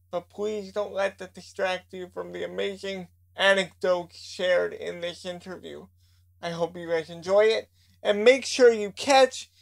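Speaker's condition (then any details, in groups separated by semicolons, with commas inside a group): Cerebral palsy; voice sometimes sounds childlike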